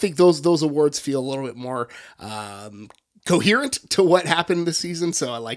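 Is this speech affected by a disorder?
No.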